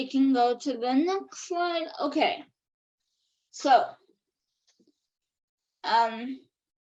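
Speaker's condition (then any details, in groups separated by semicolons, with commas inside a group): Cerebral palsy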